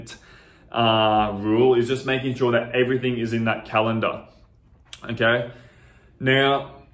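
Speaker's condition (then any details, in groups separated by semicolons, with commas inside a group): No condition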